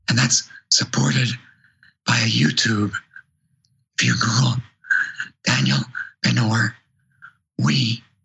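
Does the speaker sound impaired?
Yes: vocal cord paralysis.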